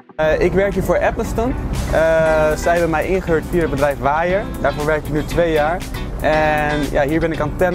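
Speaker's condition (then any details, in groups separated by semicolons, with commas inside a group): No condition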